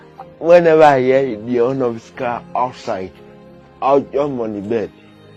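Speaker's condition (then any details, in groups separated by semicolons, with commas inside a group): Cerebral palsy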